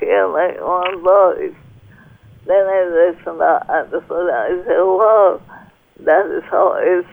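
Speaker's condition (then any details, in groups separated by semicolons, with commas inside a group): Cerebral palsy; speech impaired since childhood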